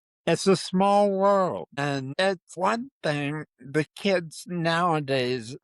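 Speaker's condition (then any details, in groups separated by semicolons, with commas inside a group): Parkinson's disease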